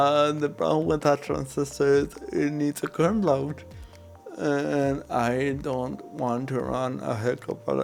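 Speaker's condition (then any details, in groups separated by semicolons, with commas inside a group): Cerebral palsy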